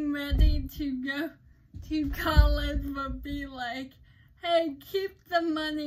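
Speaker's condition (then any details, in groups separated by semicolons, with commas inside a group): Cerebral palsy; uses crutches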